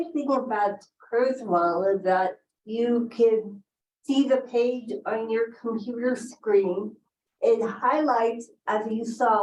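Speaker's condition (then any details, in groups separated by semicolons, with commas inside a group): Cerebral palsy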